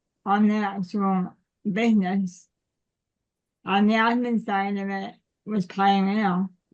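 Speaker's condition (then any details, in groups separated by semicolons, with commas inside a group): Cerebral palsy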